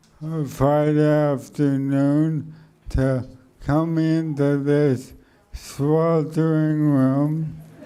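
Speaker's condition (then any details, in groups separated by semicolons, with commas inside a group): ALS; speech slowed and softened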